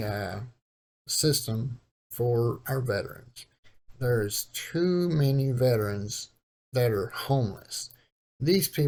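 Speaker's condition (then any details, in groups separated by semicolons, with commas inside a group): Cerebral palsy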